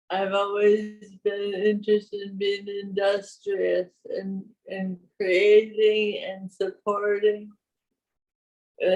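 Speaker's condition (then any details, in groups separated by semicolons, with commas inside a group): Parkinson's; voice weaker than before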